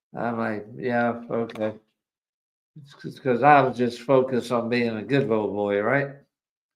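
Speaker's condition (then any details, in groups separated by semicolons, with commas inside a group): ALS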